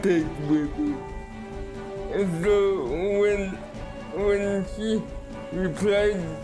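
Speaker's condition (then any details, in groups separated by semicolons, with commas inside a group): Cerebral palsy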